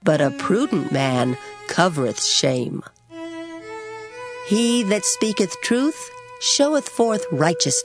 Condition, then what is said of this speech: None; typical speech.